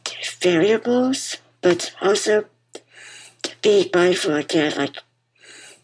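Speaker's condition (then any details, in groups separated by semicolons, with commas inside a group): Muscular dystrophy; congenital muscular dystrophy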